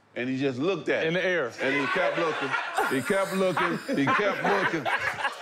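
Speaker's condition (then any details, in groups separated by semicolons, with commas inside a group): No condition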